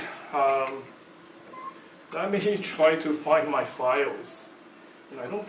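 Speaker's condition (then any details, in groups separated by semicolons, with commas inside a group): No condition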